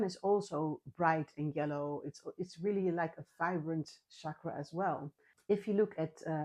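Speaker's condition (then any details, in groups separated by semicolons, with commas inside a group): No condition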